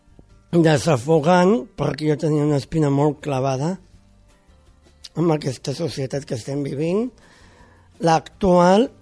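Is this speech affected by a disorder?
Yes: Down syndrome; congenital, born with it, extra chromosome, age 45.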